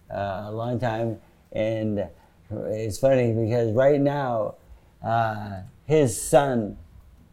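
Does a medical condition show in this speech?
Yes: Parkinson's disease; sometimes.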